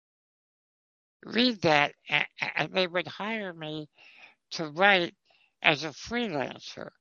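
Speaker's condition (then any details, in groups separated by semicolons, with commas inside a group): Spinal muscular atrophy type 2; lifelong wheelchair user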